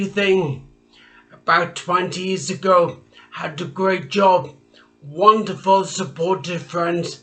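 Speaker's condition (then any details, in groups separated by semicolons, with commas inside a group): Traumatic brain injury; accident, part of skull removed and replaced, coordination, speech; no speech with tracheostomy, relearned speaking, initially unintelligible, sounded drunk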